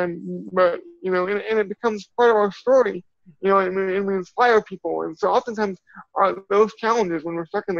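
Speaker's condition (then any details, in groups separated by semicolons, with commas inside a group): Cerebral palsy; from birth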